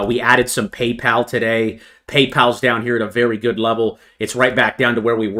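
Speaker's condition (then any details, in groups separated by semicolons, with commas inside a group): No condition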